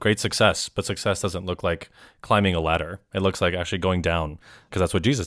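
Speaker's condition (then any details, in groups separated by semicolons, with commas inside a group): No condition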